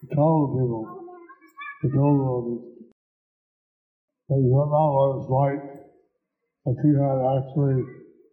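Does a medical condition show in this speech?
Yes: stroke with facial paralysis; half of face paralyzed; hard to understand for unfamiliar listeners, Deva Madhava repeats speech aloud.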